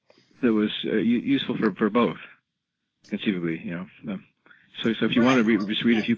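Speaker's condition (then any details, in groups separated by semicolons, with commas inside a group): Parkinson's disease; gait mainly affected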